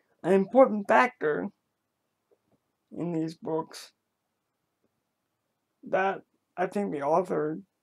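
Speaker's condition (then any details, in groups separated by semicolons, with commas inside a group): Cerebral palsy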